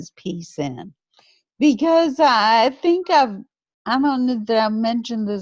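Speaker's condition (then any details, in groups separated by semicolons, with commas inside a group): Friedreich's ataxia; metabolic component, likened to MS combined with ALS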